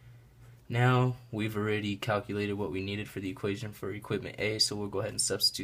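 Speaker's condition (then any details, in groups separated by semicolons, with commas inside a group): No condition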